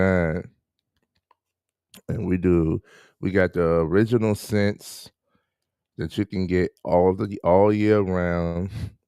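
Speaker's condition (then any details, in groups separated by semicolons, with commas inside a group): No condition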